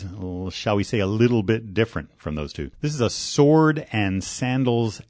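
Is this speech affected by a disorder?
No.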